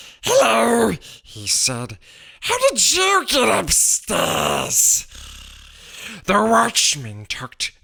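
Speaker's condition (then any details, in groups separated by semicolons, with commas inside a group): No condition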